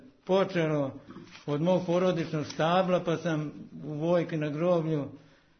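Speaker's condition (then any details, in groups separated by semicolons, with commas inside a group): Parkinson's disease; walks about 8 km daily, very active, reports no difficulties from the illness; converses normally, illness not noticeable on radio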